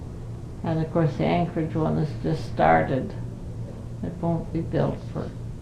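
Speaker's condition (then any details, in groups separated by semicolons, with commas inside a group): Parkinson's disease; not very able to do much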